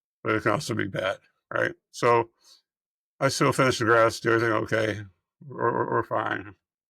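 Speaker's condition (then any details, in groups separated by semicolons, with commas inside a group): Multiple system atrophy; parkinsonian type, autonomic failure, central hypoventilation, tremor, rigidity, incoordination; stem cell treatment, lost strength, walking affected, pneumonia twice; voice and lungs affected, one vocal cord paralyzed, lung exercises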